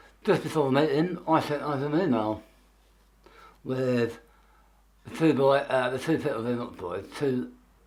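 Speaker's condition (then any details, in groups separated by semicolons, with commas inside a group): Tongue cancer; half tongue removed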